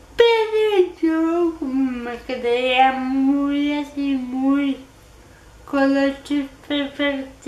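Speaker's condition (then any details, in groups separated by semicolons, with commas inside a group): Cerebral palsy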